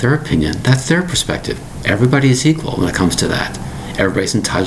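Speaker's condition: No condition

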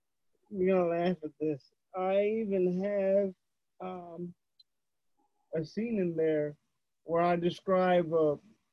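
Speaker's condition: Cerebral palsy; voice erratic, pitch goes high and low, dictation software can't understand

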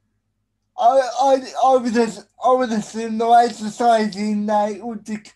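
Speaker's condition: Spastic quadriplegic cerebral palsy; affects basically everything, arms and legs affected, can use only one hand; able to communicate, stutters a lot, worse when distracted by several things

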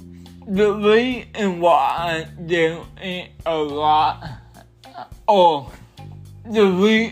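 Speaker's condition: Cerebral palsy

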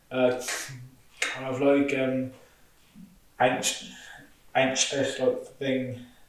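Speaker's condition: Stutter; stammer present since school years; difficulty saying things at work raising safety concerns, speech reportedly different when drunk; repeated sounds, prolonged sounds

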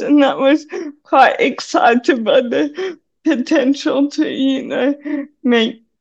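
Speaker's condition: Cerebral palsy; needs hand to hold on steep stairs

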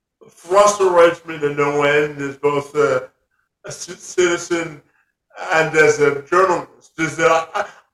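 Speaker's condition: Spastic quadriplegia cerebral palsy

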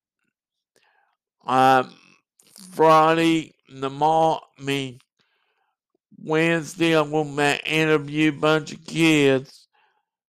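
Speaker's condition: Cerebral palsy and muscular dystrophy; born typical

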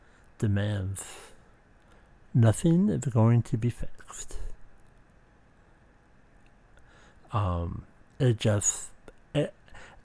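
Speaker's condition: Speech impediment

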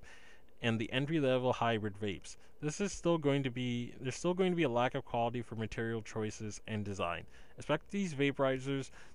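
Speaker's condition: No condition

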